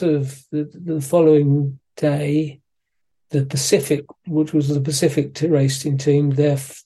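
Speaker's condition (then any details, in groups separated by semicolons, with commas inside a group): Parkinson's disease; diagnosed by neurologist in Malaysia around age 60, suspected for a while; physiotherapy, exercise training with physiotherapist after moving back to UK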